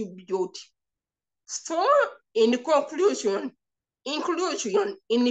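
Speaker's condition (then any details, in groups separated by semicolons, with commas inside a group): Cerebral palsy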